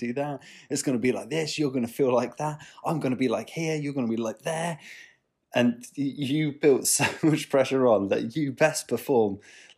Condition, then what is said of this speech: No condition.